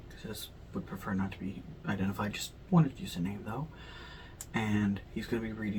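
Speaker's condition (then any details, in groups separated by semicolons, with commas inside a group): No condition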